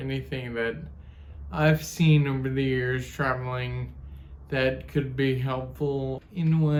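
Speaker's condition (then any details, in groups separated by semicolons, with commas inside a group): Ataxia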